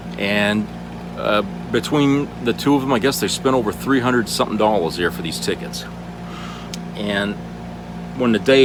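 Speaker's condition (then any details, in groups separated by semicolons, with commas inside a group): No condition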